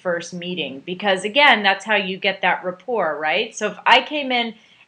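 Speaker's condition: No condition

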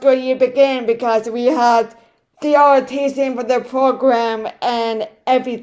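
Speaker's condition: Cerebral palsy, right side

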